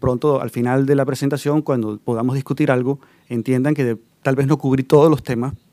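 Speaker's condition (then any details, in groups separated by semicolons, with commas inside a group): No condition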